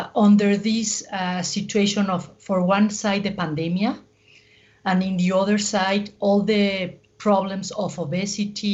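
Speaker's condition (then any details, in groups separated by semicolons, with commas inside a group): No condition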